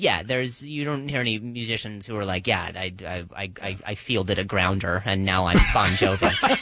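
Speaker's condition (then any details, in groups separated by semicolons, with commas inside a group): Stuttering, acquired adult-onset stuttering after concussion; softball bad hop and cleat to throat plus head-hit concussion at 20; speech therapy for quite a few years; woke up with incoherent broken-up speech next morning, improved after therapy; repeated words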